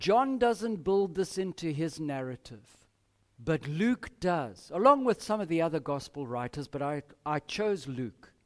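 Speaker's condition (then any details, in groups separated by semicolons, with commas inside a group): No condition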